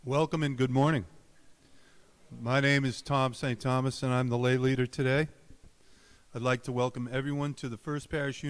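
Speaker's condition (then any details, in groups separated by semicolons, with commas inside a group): No condition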